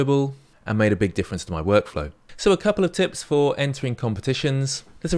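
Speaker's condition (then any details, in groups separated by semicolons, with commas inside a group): No condition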